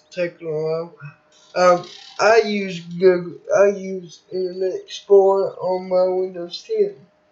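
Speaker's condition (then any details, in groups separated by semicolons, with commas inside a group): Cerebral palsy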